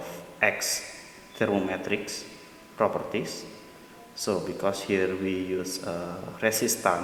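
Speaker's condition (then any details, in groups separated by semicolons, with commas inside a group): No condition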